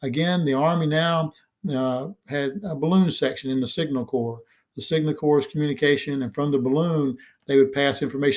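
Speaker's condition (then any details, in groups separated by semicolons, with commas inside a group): No condition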